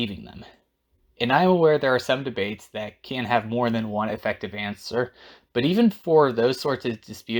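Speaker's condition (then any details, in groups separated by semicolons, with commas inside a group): No condition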